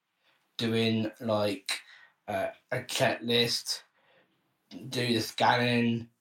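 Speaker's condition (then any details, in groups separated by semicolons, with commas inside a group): Down syndrome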